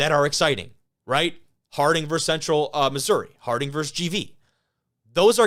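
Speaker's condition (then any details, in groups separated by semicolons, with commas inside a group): No condition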